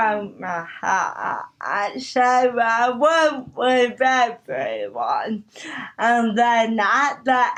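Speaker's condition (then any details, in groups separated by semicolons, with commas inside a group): Cerebral palsy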